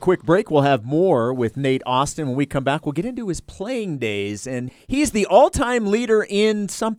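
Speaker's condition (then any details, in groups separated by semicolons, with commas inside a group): No condition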